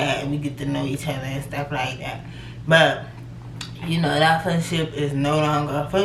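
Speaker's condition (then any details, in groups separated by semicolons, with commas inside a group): Cerebral palsy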